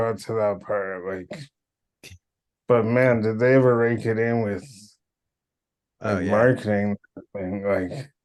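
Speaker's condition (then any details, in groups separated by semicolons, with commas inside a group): Cerebral palsy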